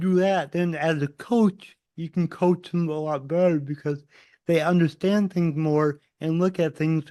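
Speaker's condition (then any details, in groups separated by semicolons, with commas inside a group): Cerebral palsy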